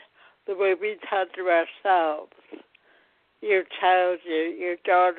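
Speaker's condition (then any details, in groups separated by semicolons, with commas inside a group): Cerebral palsy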